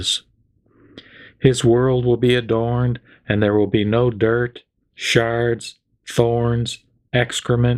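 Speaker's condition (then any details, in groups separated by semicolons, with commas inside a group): No condition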